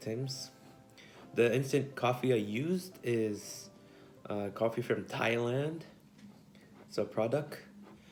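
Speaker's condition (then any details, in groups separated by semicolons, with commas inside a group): No condition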